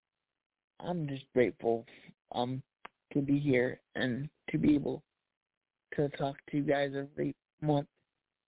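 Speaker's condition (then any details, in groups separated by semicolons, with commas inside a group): Cerebral palsy; voice improved over last year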